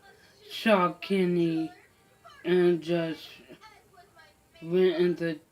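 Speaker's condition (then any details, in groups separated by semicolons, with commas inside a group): Mild cerebral palsy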